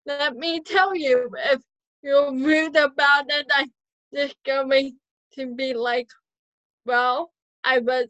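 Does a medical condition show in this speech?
Yes: cerebral palsy; mild spastic quadriplegic, since birth.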